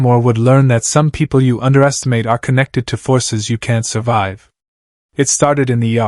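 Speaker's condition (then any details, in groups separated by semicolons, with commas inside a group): No condition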